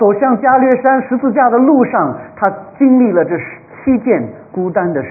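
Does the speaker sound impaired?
No.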